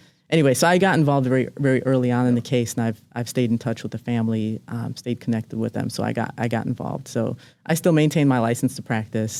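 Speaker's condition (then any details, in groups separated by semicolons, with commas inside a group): No condition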